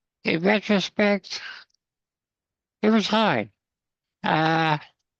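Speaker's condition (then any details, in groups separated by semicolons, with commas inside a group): Spinal muscular atrophy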